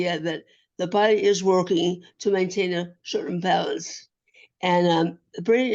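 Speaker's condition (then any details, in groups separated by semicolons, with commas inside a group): Acquired brain injury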